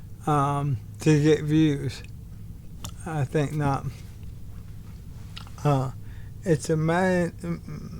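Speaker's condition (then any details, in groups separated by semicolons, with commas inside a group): ALS; bulbar-upper onset, tongue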